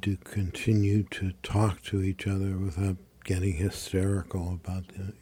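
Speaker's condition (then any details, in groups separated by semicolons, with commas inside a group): Parkinson's disease; developing over about 5 years, now age 70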